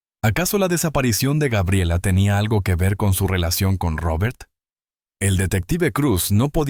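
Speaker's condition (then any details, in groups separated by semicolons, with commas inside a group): No condition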